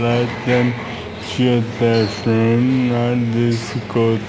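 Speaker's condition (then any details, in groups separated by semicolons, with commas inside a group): Aphasia; whole body paralysed after waking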